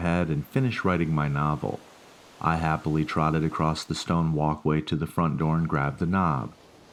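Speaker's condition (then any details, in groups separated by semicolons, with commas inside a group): No condition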